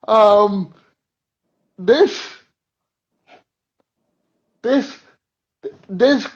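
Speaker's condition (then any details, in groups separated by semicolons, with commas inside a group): Cerebral palsy; uses wheelchair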